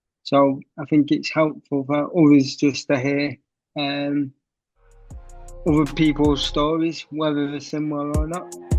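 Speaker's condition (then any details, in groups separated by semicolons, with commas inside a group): Cerebral palsy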